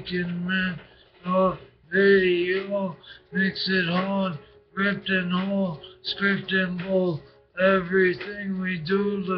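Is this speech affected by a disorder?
Yes: brain injury.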